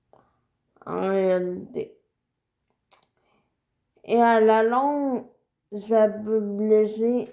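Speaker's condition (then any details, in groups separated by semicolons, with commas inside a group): Cerebral palsy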